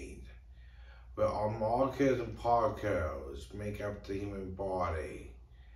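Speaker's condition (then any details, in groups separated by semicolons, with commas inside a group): Brain injury; tongue cut off at age 5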